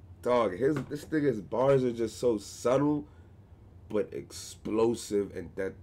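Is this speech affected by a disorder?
No.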